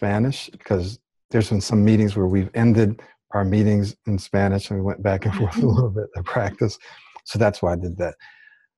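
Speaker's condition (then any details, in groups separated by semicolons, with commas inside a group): No condition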